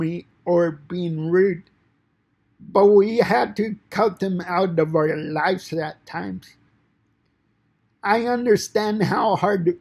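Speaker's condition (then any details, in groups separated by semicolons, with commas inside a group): Cerebral palsy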